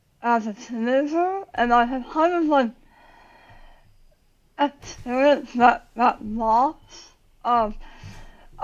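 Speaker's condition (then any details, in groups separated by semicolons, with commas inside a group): Tongue cancer surgery; most of tongue removed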